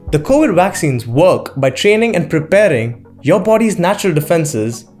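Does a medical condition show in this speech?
No.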